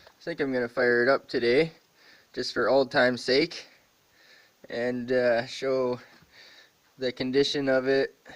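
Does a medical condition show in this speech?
No.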